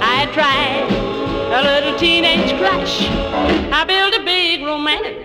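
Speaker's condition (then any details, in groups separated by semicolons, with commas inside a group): No condition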